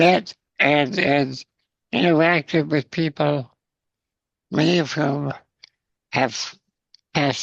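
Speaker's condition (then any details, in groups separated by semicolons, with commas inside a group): Spinal muscular atrophy, congenital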